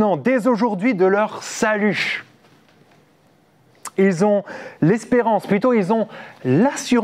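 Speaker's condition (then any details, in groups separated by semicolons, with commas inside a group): No condition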